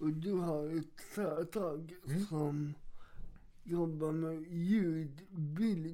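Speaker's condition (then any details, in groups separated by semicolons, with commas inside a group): Cerebral palsy; wheelchair user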